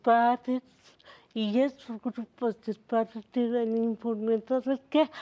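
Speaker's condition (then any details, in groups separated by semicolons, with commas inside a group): Cerebral palsy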